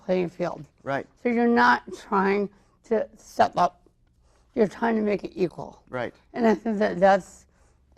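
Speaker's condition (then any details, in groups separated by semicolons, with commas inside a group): Cerebral palsy, mild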